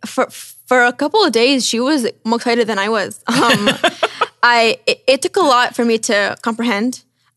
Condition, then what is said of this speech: Stuttering. And thankfully, I've improved, as you can tell.